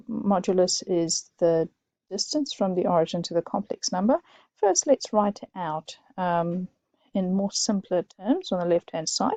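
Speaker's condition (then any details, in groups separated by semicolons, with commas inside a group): No condition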